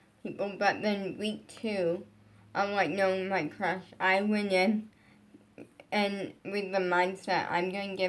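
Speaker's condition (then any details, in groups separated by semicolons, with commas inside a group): Brain injury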